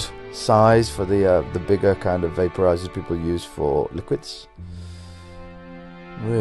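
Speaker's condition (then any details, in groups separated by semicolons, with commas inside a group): No condition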